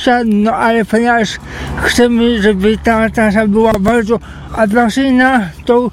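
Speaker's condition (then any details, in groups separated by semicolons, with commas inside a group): Cerebral palsy; present from birth, uses trike for independent mobility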